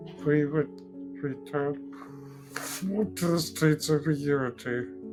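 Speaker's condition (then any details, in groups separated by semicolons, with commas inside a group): Duchenne muscular dystrophy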